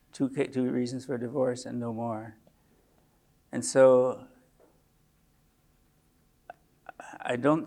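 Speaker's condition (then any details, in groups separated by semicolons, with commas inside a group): Parkinson's disease; age 74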